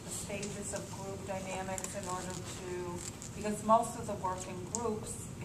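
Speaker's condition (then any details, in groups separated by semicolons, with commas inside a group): No condition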